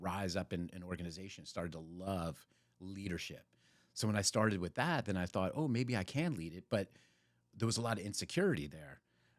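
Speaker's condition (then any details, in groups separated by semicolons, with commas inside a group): No condition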